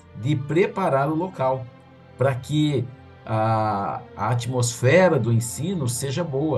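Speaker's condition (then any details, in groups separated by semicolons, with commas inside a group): No condition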